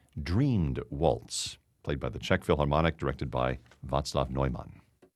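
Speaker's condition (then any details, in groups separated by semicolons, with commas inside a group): No condition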